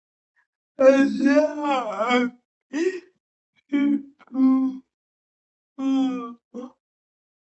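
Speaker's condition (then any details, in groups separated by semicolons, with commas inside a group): Cerebral palsy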